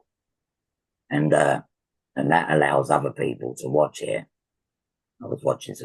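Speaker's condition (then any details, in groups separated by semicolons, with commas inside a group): Laryngectomy for laryngeal cancer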